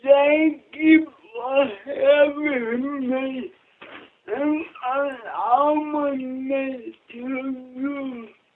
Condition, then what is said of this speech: Cerebral palsy. The one thing I don't accept about me is my speech.